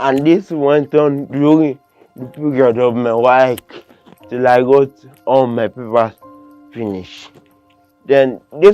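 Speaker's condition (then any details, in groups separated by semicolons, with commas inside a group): Cerebral palsy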